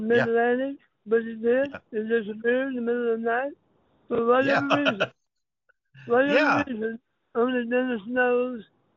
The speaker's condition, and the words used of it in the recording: Throat cancer. I speak with a very unique accent.